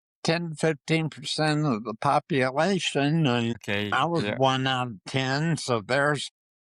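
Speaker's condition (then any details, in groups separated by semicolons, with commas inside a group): Parkinson's disease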